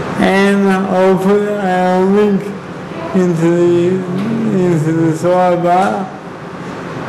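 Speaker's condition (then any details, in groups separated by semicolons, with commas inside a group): Cerebral palsy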